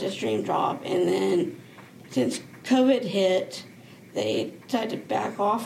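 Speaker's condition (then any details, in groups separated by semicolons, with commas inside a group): Down syndrome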